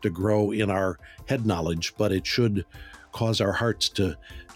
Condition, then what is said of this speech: No condition.